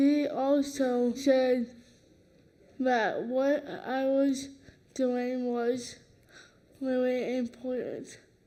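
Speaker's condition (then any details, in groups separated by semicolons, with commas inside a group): Cerebral palsy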